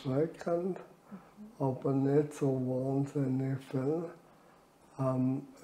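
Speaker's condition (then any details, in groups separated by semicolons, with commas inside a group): Amyotrophic lateral sclerosis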